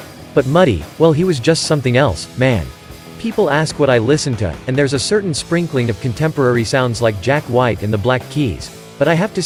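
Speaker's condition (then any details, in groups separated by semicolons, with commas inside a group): No condition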